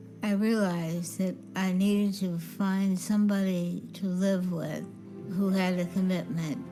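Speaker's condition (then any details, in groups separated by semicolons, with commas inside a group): Parkinson's disease; about 16 years since diagnosis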